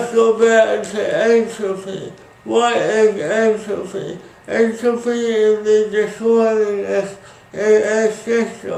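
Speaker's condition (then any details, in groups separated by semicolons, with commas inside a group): Speech impairment after birth surgery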